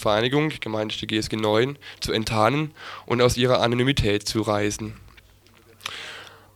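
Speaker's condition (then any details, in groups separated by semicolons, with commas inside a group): No condition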